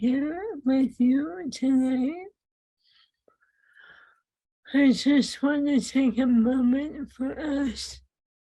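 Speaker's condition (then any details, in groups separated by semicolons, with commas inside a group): ALS; voice changed, singing helps speech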